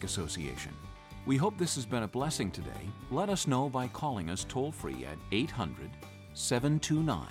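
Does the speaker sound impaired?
No.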